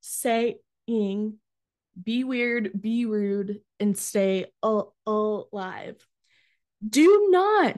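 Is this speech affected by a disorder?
Yes: stuttering; fear of speaking in front of groups, school accommodations for presenting projects, found national stuttering association; stumbles on own name, now stutters freely without guarding speech; here repeated sounds, blocks.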